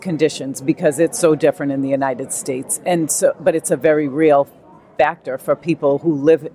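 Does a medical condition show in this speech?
No.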